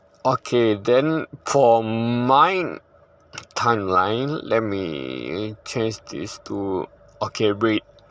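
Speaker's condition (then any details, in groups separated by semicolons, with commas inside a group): Ataxia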